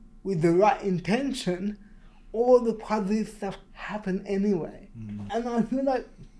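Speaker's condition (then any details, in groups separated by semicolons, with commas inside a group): Cerebral palsy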